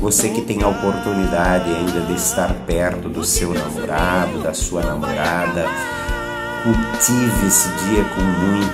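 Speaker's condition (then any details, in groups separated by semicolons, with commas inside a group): No condition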